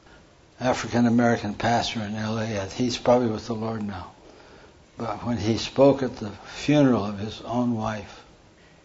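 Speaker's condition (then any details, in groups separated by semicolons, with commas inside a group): Parkinson's; diagnosed 14 years ago by neurologist in Lincoln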